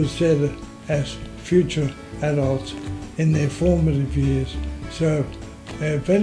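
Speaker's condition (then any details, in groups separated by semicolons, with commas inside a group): Motor neurone disease; voice audibly affected, breathing affected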